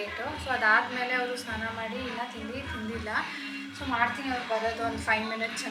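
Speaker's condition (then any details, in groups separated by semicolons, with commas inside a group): No condition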